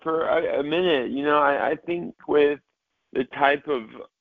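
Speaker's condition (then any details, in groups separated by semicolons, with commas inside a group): Cerebral palsy, mild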